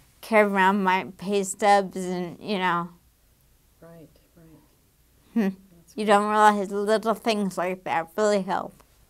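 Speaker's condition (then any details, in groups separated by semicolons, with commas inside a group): Damaged diaphragm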